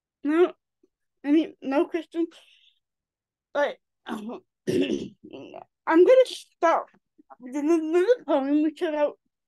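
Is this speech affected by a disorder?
Yes: cerebral palsy.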